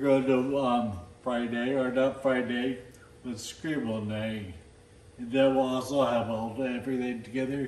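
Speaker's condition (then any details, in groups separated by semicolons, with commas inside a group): Friedreich's ataxia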